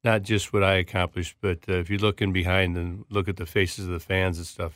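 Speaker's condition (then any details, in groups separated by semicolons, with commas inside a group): Parkinson's disease; left hand clutching about eight years before diagnosis, diagnosed within 2 days via friend Peter Secchia, Grand Rapids; 4 years since diagnosis, tremor and hand clutching with anxiety, big and loud therapy via movement specialist; speech tough, speech therapy with ahs before going on air, big and loud voice training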